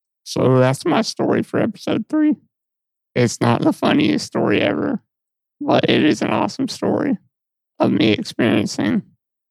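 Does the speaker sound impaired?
Yes: muscular dystrophy; lack of physical control over body.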